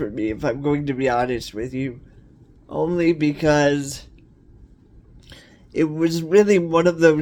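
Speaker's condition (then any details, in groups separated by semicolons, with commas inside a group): Cerebral palsy; cerebral palsy, wheelchair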